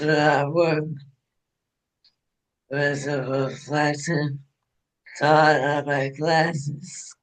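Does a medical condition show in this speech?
Yes: ALS; diagnosed after 10 months of tests.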